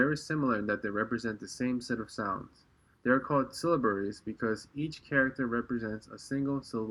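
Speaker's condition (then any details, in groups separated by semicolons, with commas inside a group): No condition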